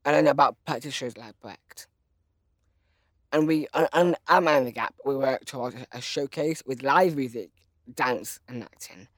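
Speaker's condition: Down syndrome

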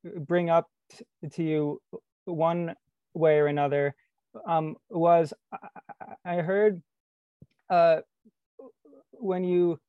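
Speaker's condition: Stuttering; man aged 23, long history of avoiding communication; discloses stutter openly, working on reducing avoidance; difficult to communicate fluently, rarely fluent even after disclosing stutter; blocks

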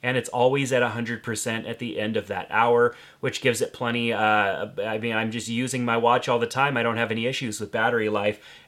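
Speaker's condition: No condition

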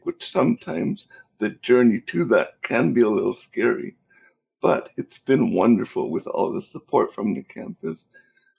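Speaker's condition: Cerebral palsy; cerebral palsy since birth

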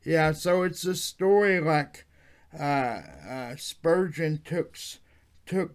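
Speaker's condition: Cerebral palsy; wheelchair user

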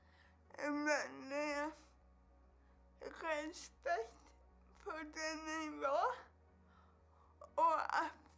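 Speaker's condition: Cerebral palsy; cerebral palsy from birth, umbilical cord around neck, oxygen deprivation, brain injury, 28 years since onset; speaking in pre-recorded video clip shown on screen

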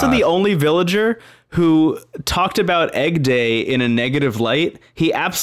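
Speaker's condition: No condition

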